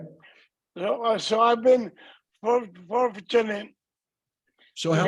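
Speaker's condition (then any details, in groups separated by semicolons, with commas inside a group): Multiple system atrophy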